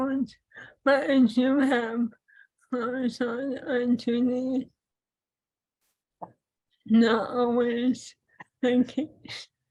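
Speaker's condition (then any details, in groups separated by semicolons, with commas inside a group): ALS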